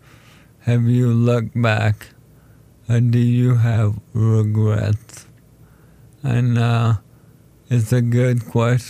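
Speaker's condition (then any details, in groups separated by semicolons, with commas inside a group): ALS; diagnosed almost 4 years ago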